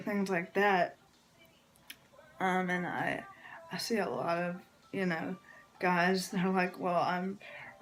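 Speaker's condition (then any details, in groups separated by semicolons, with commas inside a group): Cerebral palsy; from birth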